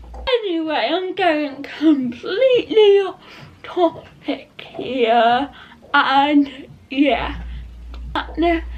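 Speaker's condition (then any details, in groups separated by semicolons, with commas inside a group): Cerebral palsy; not quadriplegic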